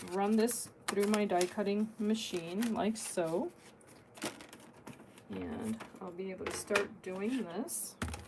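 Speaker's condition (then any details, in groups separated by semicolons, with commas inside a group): No condition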